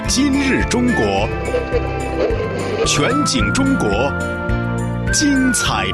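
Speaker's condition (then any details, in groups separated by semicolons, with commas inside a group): No condition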